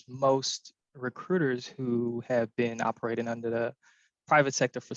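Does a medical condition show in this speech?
No.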